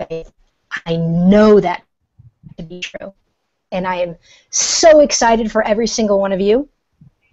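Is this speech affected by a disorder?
No.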